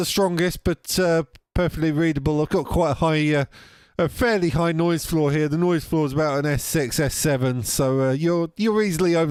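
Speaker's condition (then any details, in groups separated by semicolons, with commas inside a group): No condition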